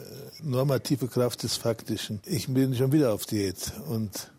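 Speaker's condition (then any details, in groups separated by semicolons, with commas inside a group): Parkinson's disease; almost no tremor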